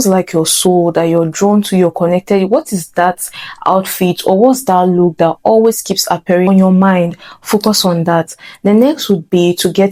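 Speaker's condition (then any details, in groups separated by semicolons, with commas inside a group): No condition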